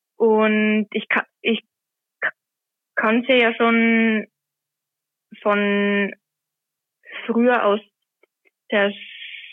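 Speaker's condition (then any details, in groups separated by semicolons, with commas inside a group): Stuttering; covert stuttering, first consciously noticed around age 10, hidden until age 21; no longer hiding stuttering, regularly reads Gospel and Epistle aloud in church as lector; reading aloud not stutter-free, anticipates hard words, formerly hid stutter with filler words and word swapping; repeated sounds, blocks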